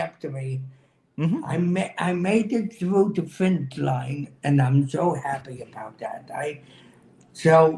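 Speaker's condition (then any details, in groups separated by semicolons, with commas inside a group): Cerebral palsy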